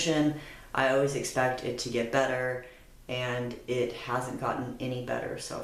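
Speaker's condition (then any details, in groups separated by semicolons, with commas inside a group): No condition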